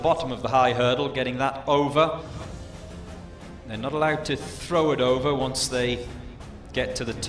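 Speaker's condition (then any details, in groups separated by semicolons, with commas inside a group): No condition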